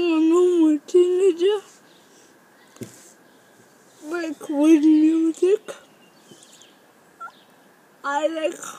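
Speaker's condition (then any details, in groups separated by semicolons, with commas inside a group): Cerebral palsy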